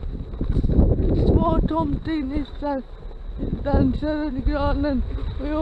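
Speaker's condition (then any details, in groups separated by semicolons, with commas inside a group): Dyskinetic cerebral palsy; dyskinetic form, severe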